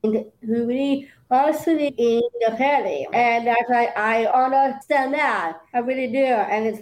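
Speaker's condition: Down syndrome; early 30s

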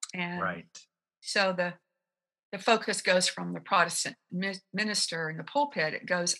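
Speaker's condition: No condition

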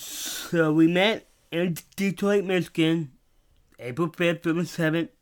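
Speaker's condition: Down syndrome

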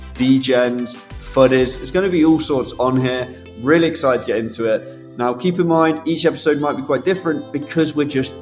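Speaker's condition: No condition

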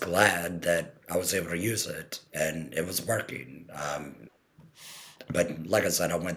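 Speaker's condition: Total laryngectomy, total laryngectomy with TEP; TEP voice, earlier monotone from left vocal cord paralysis, no speech first 6 months, electrolarynx failed, swelling

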